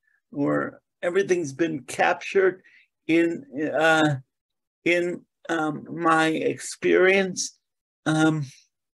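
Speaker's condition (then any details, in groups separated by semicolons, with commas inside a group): Cerebral palsy; present from birth, diagnosed at about six months, stiff as infant, mainly lower limbs affected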